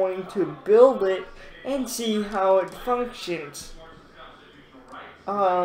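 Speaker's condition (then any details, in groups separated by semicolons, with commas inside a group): Cerebral palsy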